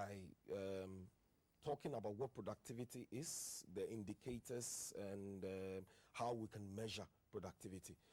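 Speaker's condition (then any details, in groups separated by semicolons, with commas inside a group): No condition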